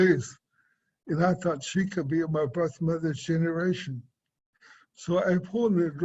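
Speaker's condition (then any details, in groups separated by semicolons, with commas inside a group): Cerebral palsy; diagnosed at age 60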